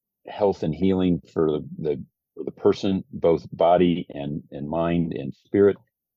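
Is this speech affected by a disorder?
No.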